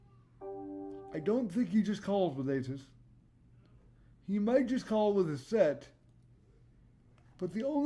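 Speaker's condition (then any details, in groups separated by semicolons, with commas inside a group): Cerebral palsy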